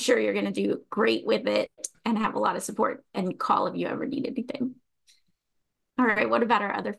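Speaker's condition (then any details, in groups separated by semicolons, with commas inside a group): No condition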